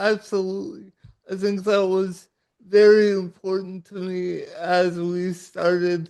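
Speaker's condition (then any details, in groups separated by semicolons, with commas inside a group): Cerebral palsy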